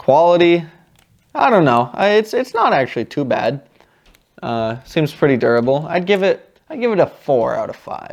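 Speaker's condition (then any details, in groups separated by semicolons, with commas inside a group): No condition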